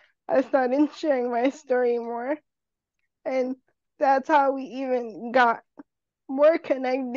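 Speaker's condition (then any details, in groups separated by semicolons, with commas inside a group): Cerebral palsy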